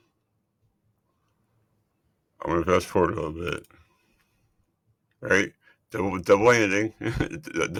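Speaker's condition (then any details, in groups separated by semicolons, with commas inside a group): Multiple system atrophy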